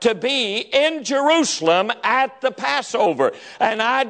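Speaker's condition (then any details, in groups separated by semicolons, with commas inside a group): No condition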